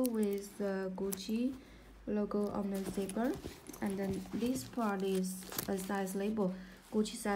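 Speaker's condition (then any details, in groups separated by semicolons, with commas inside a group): No condition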